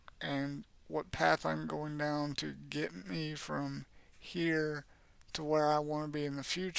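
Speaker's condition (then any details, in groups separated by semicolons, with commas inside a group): Cerebral palsy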